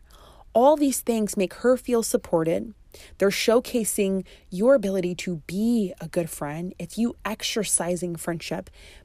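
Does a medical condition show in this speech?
No.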